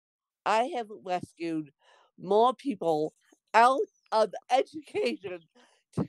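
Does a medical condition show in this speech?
Yes: cerebral palsy, mixed, moderate.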